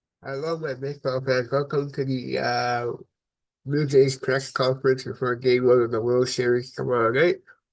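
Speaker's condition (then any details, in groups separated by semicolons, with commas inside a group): Cerebral palsy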